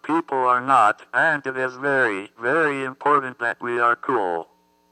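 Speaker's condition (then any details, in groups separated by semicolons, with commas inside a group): Athetoid cerebral palsy; motor brain injury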